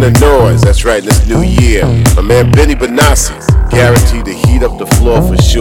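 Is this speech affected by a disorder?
No.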